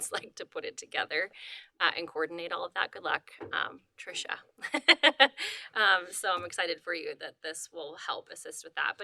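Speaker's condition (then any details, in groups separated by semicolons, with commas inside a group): No condition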